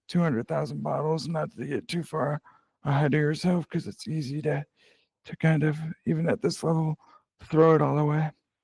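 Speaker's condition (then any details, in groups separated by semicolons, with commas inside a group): Cerebral palsy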